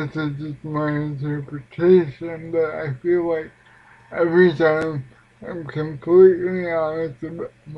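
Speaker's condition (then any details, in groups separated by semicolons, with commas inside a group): Cerebral palsy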